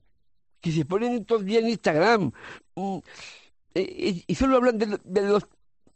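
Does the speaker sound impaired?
Yes: Down syndrome; trisomy 21, three copies of chromosome 21, genetic, congenital, age 47.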